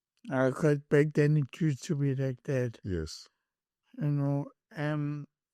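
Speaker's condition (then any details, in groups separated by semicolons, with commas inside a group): Cerebral palsy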